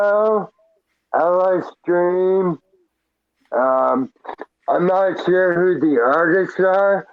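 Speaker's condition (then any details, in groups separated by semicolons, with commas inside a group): Traumatic brain injury; hit by car as pedestrian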